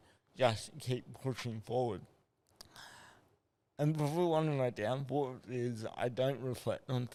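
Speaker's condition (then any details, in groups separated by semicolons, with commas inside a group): Cerebral palsy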